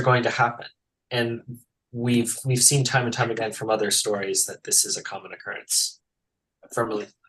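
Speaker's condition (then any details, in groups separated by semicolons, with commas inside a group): No condition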